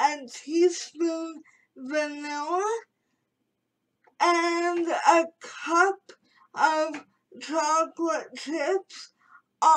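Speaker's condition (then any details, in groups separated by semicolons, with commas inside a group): Cerebral palsy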